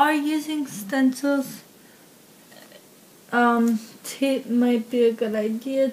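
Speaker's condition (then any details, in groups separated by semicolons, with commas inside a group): Cerebral palsy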